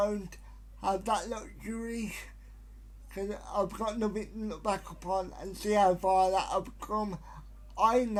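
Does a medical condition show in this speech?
Yes: cerebral palsy.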